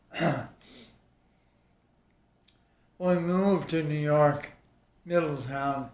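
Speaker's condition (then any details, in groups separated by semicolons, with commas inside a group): ALS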